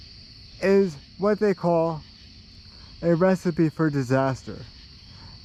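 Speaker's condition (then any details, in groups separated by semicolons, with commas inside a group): Cerebral palsy; cannot coordinate two movement dimensions simultaneously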